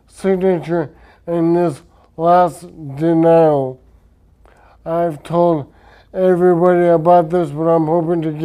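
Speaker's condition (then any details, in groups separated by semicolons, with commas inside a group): Traumatic brain injury; speech affected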